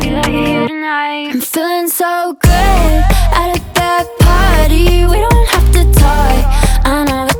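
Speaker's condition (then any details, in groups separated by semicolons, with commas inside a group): No condition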